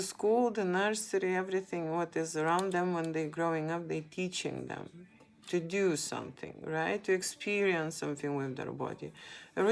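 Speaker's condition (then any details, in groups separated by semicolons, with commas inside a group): No condition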